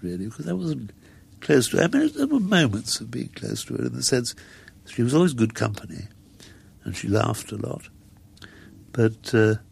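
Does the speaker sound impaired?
Yes: muscular dystrophy; gradually able to do less, helped around by carers.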